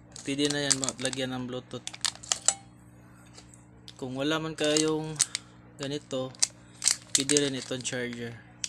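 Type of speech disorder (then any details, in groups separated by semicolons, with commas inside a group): None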